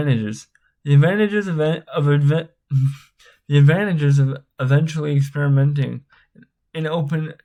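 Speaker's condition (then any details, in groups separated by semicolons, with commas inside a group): Spastic cerebral palsy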